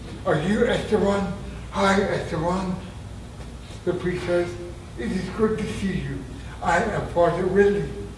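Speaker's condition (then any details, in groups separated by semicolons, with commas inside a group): Traumatic brain injury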